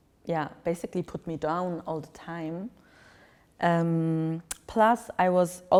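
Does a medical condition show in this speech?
No.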